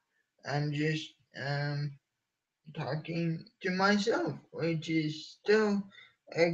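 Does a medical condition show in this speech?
Yes: cerebral palsy; from birth, uses wheelchair.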